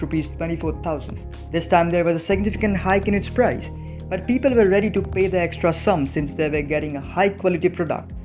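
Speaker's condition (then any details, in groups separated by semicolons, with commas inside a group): No condition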